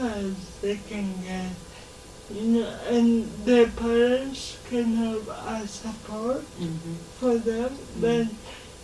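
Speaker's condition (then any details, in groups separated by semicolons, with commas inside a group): Cerebral palsy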